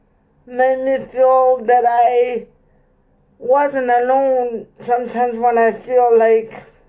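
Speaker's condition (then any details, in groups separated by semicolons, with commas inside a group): Cerebral palsy; present from birth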